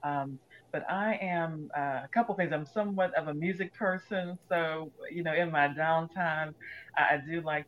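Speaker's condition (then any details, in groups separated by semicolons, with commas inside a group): No condition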